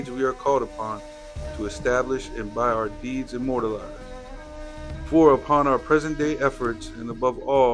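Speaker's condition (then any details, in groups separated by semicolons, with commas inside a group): No condition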